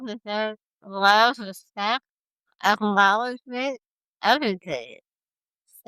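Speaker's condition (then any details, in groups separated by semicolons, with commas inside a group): Spinal muscular atrophy type 1, severe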